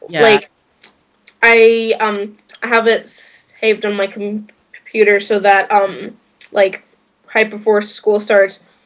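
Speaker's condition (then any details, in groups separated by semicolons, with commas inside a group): Stuttering; stuttering since about age 3, father also stutters; age 16, 13 years since onset, ineffective school therapy, now stuttering-trained professional, friends support group conventions; repeated sounds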